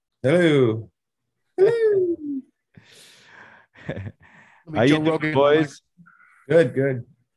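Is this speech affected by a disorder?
No.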